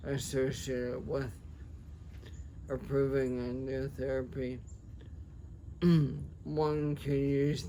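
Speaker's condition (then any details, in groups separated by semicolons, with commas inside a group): ALS, sporadic; weak arms, hands, core, walks with assistance, edaravone ineffective; speech affected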